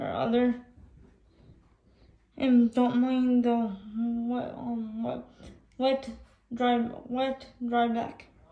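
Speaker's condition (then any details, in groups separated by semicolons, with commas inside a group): Cerebral palsy, spastic quadriplegic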